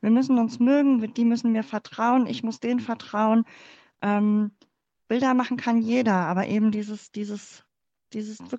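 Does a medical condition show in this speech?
Yes: cleft palate; congenital, infant feeding difficulty, mother's fingers closed palate for feeding, palate later closed, GDR doctors unsure; speaking in front of class and using voice for speaking never felt easy, sang a lot instead.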